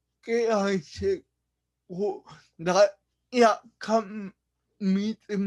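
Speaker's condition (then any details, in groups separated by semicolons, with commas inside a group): Brain lesion disability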